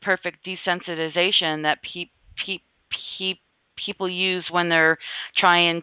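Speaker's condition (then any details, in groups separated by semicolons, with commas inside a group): Stuttering; practices voluntary stuttering; sometimes no obvious stuttering then sudden stuttering, voluntary stuttering can turn into real stuttering; repeated sounds, blocks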